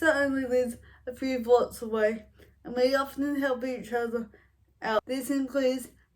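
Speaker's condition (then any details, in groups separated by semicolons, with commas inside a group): Cerebral palsy, mild; affects walking and speech, dribbling, falls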